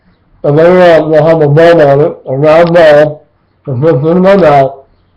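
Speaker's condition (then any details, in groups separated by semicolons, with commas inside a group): Maxillectomy; upper jaw removed, oral obturator; about four weeks post surgery, recovering well; unclear without obturator, swallowing difficulty, liquids leak from mouth and nose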